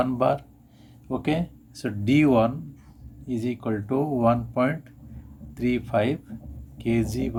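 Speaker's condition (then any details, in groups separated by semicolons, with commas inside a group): No condition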